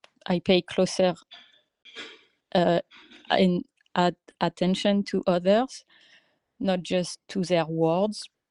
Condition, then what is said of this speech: Stuttering. Yeah, so for me, my stutter is about the same in both languages.